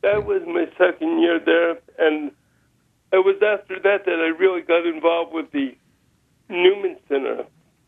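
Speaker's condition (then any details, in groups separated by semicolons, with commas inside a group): Spastic cerebral palsy; lifelong wheelchair use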